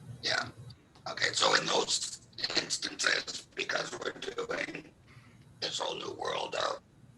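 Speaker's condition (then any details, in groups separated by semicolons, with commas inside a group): Laryngectomy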